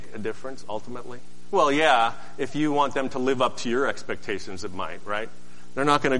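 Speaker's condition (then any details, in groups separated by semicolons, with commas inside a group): No condition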